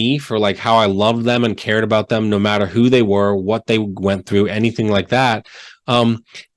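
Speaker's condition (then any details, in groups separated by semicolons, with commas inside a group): No condition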